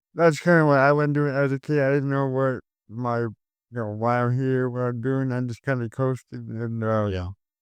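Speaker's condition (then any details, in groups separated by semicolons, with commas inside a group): Cerebral palsy; caused by stroke at birth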